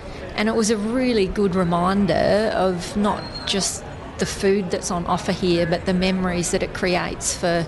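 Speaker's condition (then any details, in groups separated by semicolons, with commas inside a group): No condition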